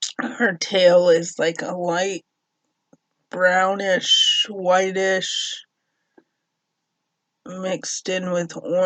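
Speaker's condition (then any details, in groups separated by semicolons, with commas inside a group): Cerebral palsy; uses a cane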